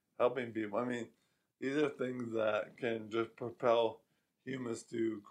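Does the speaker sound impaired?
Yes: ALS; diagnosed after progressive weakness and drop in football performance.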